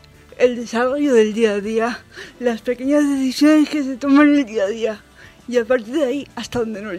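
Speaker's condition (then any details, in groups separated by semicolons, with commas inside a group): Cerebral palsy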